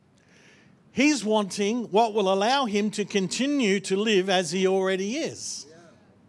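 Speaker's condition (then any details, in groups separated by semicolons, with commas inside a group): No condition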